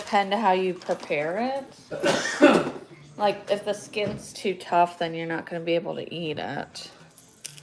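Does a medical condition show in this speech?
No.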